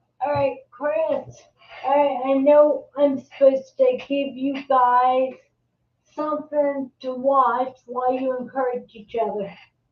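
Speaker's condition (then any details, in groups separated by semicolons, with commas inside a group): Multiple sclerosis; secondary progressive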